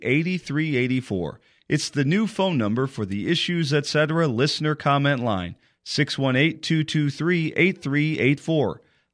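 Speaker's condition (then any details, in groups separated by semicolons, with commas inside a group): No condition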